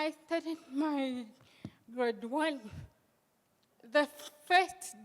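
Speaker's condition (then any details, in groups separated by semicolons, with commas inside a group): Cerebral palsy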